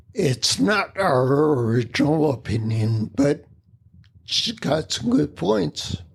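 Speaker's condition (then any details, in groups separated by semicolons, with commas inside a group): Spinocerebellar ataxia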